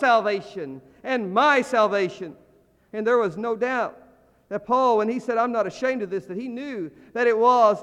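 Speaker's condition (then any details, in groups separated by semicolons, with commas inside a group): No condition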